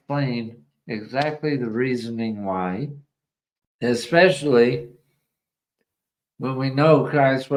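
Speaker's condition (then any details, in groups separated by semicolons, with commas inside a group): ALS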